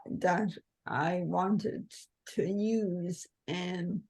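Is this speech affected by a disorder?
Yes: cerebral palsy.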